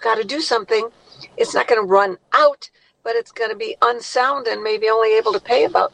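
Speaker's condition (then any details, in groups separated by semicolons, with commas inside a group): No condition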